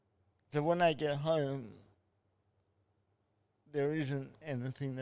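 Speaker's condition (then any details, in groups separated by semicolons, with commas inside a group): Cerebral palsy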